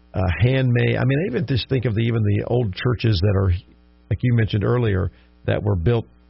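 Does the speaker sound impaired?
No.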